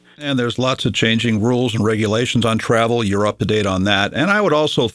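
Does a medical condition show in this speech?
No.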